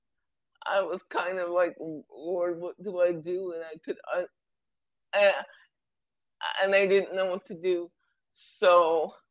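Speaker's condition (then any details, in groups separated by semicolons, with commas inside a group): Cerebral palsy; present from birth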